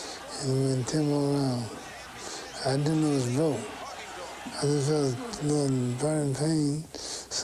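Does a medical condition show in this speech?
Yes: Parkinson's syndrome; mild.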